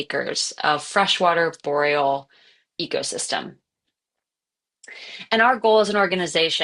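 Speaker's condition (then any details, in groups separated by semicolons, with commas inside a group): No condition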